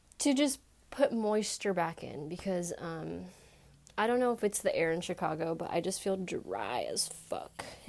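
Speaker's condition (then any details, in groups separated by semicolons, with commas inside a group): No condition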